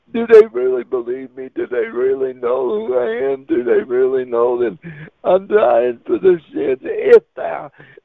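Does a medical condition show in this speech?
Yes: cerebral palsy; wheelchair user.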